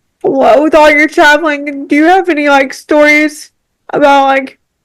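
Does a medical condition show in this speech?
Yes: cerebral palsy.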